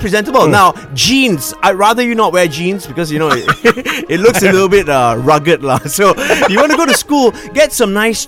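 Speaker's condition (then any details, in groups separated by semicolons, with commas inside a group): No condition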